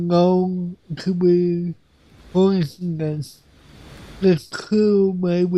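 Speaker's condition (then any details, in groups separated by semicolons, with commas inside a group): Cerebral palsy; affects voice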